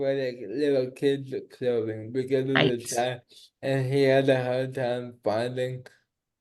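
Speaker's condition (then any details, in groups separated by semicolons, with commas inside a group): Cerebral palsy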